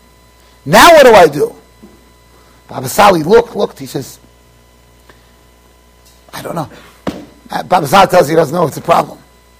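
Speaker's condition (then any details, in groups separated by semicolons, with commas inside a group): No condition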